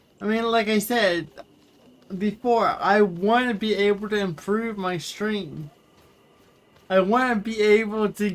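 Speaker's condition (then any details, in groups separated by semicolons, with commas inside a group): Cerebral palsy; wheelchair user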